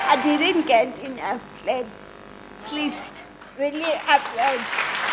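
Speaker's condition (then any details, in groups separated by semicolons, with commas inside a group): Cerebral palsy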